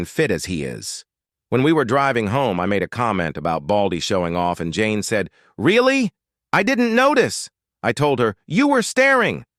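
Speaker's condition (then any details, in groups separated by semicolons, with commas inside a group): No condition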